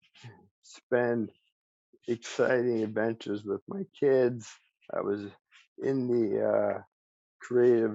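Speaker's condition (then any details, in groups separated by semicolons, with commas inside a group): ALS; speech still preserved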